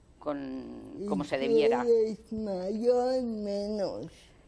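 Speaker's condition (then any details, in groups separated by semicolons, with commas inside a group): Cerebral palsy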